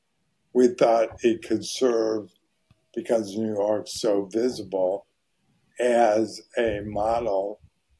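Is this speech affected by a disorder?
Yes: ALS; voice very hoarse.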